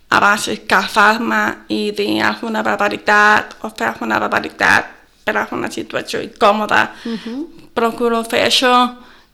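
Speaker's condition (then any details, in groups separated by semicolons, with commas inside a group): Deafness from birth, congenital; intonation different from hearing speakers, may not be understood well, host finds speech understandable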